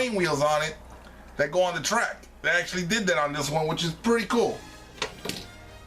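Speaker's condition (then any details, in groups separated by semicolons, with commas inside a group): No condition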